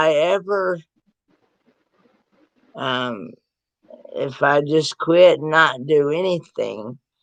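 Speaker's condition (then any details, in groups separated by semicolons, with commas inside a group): Cerebral palsy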